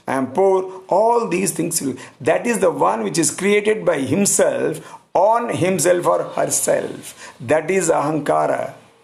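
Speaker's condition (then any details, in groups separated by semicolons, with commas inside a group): No condition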